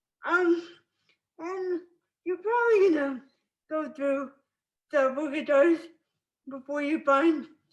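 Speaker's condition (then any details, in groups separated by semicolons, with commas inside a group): Spastic cerebral palsy; uses wheelchair; can speak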